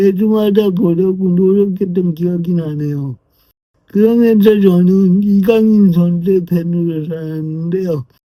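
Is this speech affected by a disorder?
Yes: brain lesion disability.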